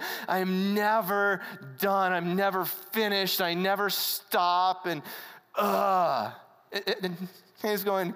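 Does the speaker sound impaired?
Yes: speech impediment; stutter present from birth, unchanged despite repeated healing prayers ages 5 to 13; gets caught up on words when speaking, listeners sometimes finish sentences; here repeated sounds, prolonged sounds.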